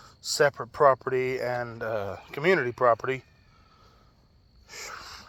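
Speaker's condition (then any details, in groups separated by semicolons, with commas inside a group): No condition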